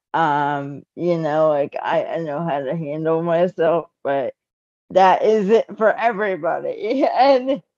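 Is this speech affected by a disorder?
Yes: cerebral palsy.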